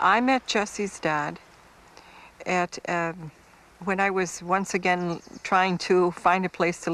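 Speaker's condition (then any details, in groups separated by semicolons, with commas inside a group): No condition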